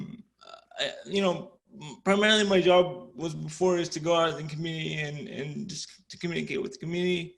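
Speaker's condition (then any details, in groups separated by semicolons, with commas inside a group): Cerebral palsy; dexterity issue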